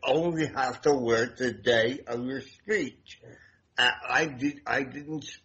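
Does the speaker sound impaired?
Yes: damaged voice box; voice sounds noticeably different, self-conscious about voice, limits meeting people.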